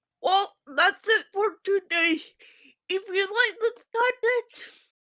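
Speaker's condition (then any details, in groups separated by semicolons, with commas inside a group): Physical speech impairment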